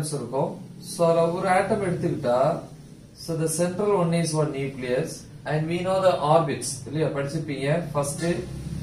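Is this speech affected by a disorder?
No.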